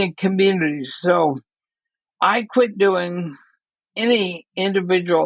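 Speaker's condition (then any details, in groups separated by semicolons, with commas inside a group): ALS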